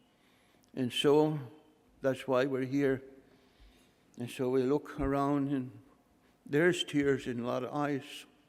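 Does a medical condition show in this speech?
No.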